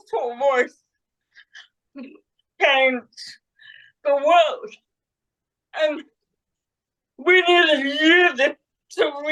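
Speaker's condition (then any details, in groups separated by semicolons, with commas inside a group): Cerebral palsy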